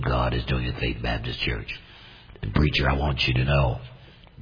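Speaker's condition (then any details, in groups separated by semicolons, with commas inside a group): Total laryngectomy; no pain speaking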